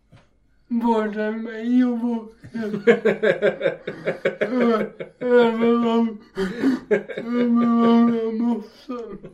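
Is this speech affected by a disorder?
Yes: cerebral palsy; walks much better than at first hunts.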